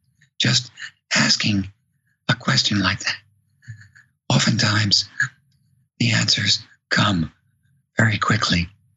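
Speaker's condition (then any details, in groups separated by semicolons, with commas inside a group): Vocal cord paralysis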